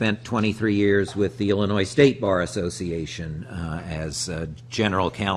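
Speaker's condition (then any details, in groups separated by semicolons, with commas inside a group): No condition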